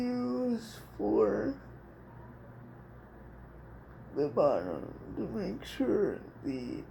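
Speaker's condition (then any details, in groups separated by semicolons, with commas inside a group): Cerebral palsy; speech somewhat affected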